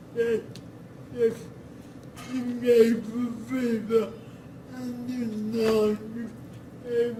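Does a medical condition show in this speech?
Yes: cerebral palsy.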